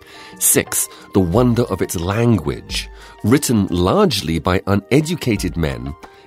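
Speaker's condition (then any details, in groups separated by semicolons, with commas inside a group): No condition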